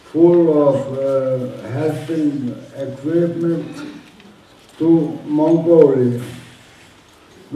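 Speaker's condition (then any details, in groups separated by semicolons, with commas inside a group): Motor neuron disease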